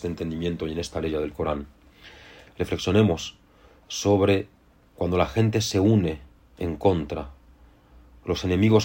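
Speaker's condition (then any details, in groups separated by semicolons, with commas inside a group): No condition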